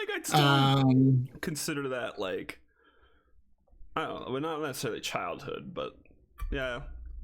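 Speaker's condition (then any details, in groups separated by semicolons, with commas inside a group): No condition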